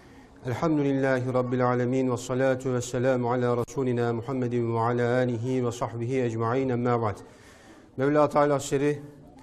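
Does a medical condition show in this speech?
No.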